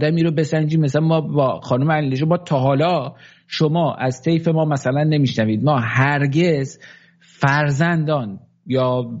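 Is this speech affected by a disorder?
No.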